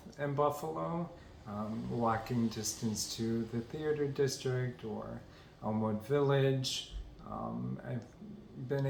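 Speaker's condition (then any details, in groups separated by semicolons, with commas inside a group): ALS; onset in legs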